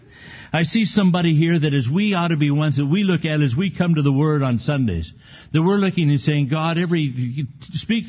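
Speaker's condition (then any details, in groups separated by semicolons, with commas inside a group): No condition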